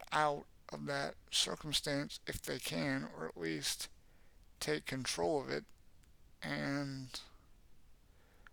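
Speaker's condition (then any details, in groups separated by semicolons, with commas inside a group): Cerebral palsy; has had speech therapy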